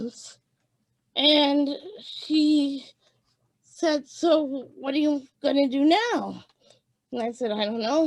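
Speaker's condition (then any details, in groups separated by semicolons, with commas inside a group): Cerebral palsy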